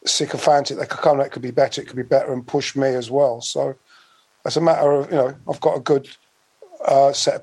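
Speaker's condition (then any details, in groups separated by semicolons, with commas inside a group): No condition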